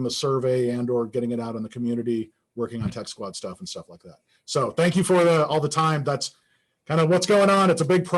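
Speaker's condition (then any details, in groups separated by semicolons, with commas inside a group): No condition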